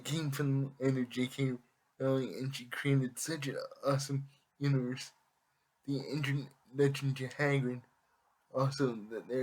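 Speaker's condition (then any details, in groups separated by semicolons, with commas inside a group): Cerebral palsy; able to speak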